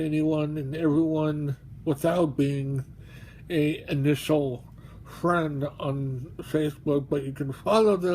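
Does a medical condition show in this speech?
Yes: mobius syndrome.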